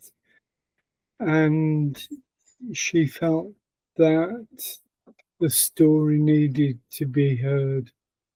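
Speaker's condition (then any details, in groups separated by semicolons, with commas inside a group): Parkinson's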